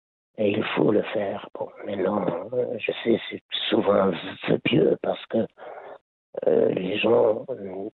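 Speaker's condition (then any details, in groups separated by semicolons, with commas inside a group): Laryngeal cancer; later lung cancer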